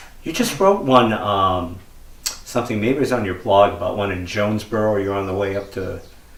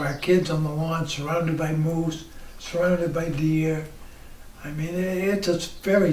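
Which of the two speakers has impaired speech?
The second: ALS; diagnosed couple years ago, types with two fingers.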